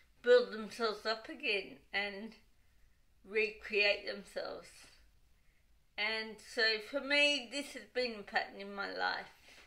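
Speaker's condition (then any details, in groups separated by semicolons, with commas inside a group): Cerebral palsy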